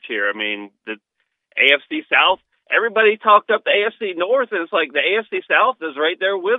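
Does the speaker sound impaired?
No.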